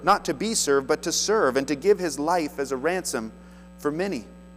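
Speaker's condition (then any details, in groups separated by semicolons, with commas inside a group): No condition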